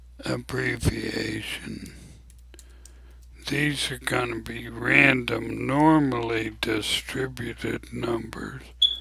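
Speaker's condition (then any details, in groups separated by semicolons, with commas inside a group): ALS; abnormally slow voice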